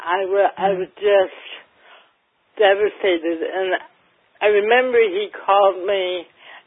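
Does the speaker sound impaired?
Yes: cerebral palsy, mild; lack of oxygen at birth, not breathing 45 minutes, emergency c-section, diagnosed around age 2, affects gait; mildly affects speech.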